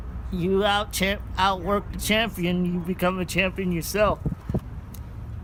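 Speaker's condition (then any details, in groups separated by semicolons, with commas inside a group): Cerebral palsy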